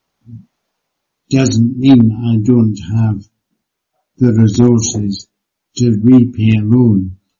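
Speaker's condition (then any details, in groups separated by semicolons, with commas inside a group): Parkinson's disease; Parkinson's disease diagnosed 2015, deep brain stimulation 2016, permanent tremor despite it; poor balance, cannot walk without stick, falls if jostled in crowds, computer work affected; tends to slur words, speaks more slowly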